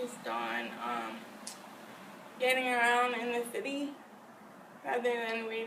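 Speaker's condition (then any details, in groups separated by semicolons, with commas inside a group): Cerebral palsy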